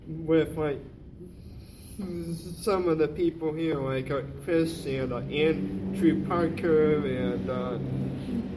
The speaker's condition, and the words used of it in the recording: Stuttering. It has made a world of difference in my speech, and I feel that when I went to my undergraduate, I was also a part of a Christian organization there